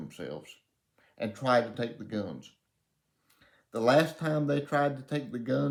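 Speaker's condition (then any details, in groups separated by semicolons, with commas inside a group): Cerebral palsy; reports speaking clearly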